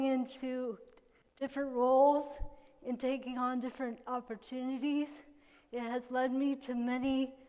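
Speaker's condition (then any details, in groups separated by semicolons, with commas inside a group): Cerebral palsy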